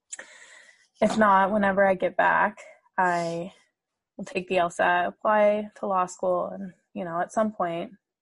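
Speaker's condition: No condition

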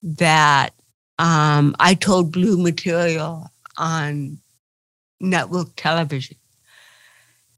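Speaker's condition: Cerebral palsy; titanium neck limiting looking up

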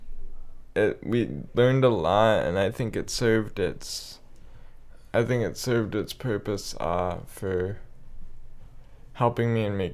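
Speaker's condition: Cerebral palsy, spastic quadriplegia

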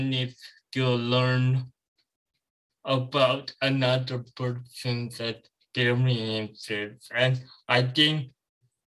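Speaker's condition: Cerebral palsy

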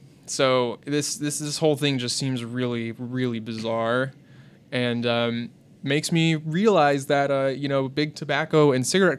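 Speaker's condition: No condition

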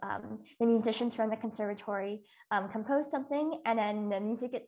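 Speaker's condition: Cleft lip and palate

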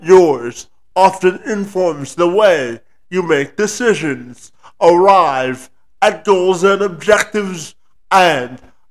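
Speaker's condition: Cerebral palsy; congenital, present from birth

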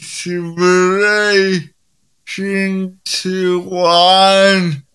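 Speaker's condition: Cerebral palsy; linked to preeclampsia at birth

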